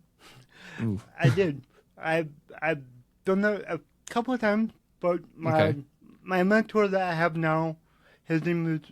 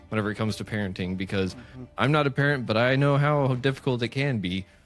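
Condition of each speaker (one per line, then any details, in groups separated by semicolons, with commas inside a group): Cerebral palsy; present from birth
No condition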